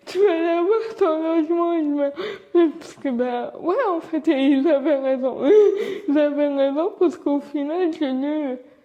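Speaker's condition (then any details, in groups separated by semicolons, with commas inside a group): Cerebral palsy; from birth, uses wheelchair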